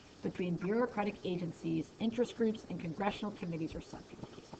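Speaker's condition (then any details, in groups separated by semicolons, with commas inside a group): No condition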